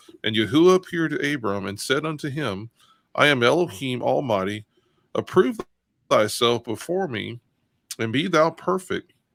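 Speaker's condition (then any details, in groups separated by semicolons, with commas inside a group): No condition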